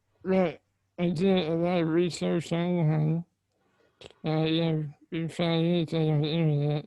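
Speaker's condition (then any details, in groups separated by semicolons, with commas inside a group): Spinal muscular atrophy; muscular dystrophy type, lifelong wheelchair user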